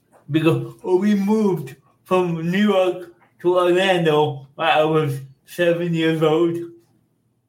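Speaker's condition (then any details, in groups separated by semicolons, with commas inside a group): Cerebral palsy; birth oxygen loss, cord around neck, spasms, limited body control, motor deficits, childhood physical, occupational therapy; mid-range severity, speech impairments, speaks without device; speech therapy from age seven with Jeff in Orlando, school speaking device declined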